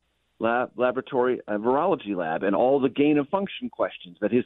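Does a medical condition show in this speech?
No.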